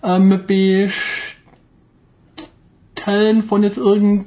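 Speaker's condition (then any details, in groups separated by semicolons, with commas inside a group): Stuttering; severe stuttering, difficult since school years, persisting into working life; strong stuttering symptoms; constantly affected, including when ordering, paying in shops and at work; prolonged sounds, blocks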